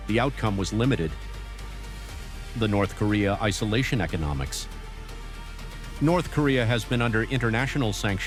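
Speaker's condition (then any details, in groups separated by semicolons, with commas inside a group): No condition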